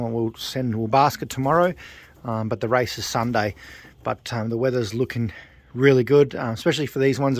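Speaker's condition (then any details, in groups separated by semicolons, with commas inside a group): No condition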